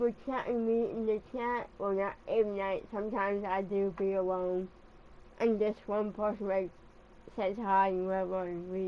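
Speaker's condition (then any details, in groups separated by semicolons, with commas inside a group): Cerebral palsy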